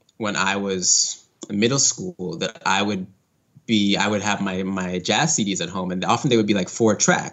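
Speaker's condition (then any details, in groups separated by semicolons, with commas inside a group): Stutter; significant stutter since age 4, glottal block type, blocks on own name; stuttered less than usual on Skype call, disclosure relaxes, stage feels soothing; long silences, mouthing without voice, breathy clicks and pops, frozen wide-eyed stare, unpredictable; repeated words, prolonged sounds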